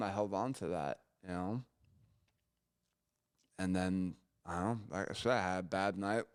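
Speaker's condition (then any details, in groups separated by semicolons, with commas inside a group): Gunshot injury to chin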